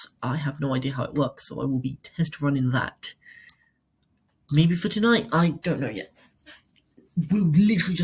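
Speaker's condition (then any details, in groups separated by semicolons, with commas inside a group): No condition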